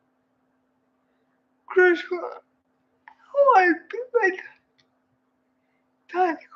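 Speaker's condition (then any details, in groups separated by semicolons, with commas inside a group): Cerebral palsy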